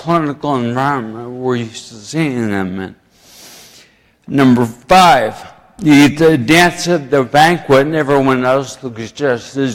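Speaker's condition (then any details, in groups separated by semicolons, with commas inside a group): Ataxia; slurring and poor speech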